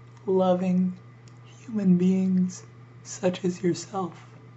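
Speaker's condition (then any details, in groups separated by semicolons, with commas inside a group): ALS; breathing increasingly difficult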